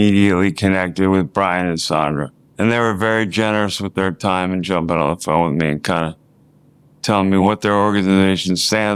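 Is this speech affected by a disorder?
Yes: ALS; slurred speech, sounds drunk.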